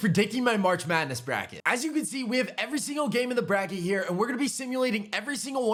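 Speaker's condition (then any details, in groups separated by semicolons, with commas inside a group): No condition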